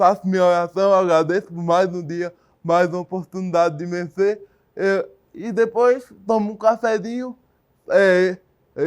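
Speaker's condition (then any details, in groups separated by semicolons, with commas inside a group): Cerebral palsy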